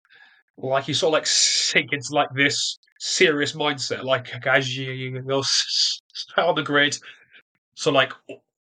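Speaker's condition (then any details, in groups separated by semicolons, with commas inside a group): Stutter; developmental, onset early childhood, lifelong, more severe during trial, barely able to speak first six months in prison; stutters during this interview; ignores disfluencies and keeps talking, media presence trained as main focus; prolonged sounds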